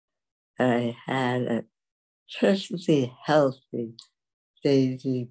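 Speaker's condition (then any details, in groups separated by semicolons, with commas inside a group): Dystonia; affects walking and speech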